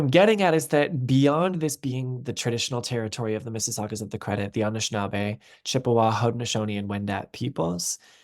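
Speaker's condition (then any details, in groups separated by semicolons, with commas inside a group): No condition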